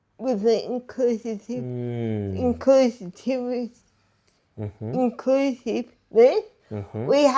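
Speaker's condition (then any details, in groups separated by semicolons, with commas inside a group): Disability affecting speech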